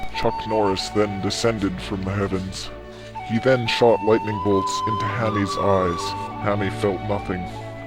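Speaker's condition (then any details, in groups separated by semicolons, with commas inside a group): No condition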